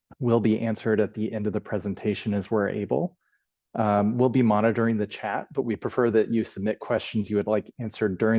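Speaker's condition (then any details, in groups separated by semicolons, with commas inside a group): No condition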